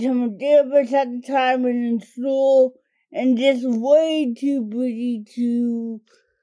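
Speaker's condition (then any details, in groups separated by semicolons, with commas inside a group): Cerebral palsy; cerebral palsy diagnosed as toddler, mainly affects speech and fine motor skills; speech primarily affected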